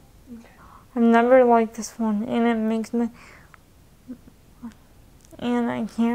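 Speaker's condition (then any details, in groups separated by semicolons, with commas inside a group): Cerebral palsy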